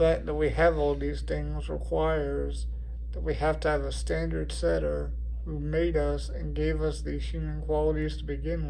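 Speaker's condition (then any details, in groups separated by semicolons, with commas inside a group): Cerebral palsy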